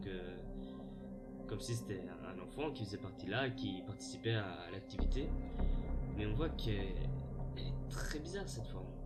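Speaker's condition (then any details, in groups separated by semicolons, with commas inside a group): No condition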